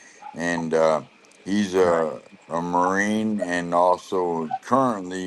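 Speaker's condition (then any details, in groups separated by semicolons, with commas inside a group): Lou Gehrig's disease (ALS)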